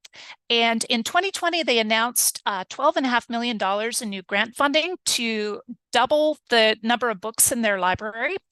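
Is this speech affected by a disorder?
No.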